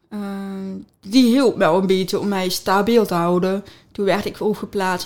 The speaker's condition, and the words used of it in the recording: Deafness. Dus daarom praat ik ook zo geweldig nu.